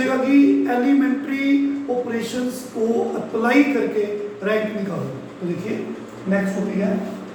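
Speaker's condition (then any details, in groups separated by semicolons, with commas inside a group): No condition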